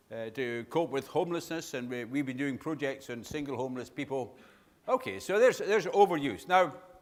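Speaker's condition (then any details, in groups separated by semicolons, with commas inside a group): No condition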